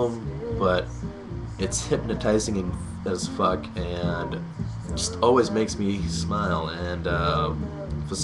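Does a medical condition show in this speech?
No.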